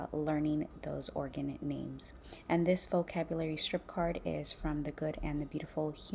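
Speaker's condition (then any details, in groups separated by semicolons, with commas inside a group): No condition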